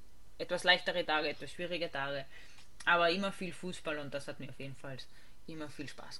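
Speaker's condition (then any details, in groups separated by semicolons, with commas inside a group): No condition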